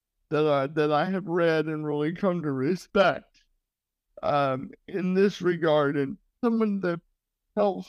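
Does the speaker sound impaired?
Yes: cerebral palsy.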